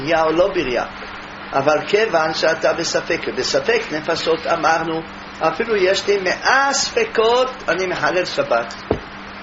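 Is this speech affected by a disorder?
No.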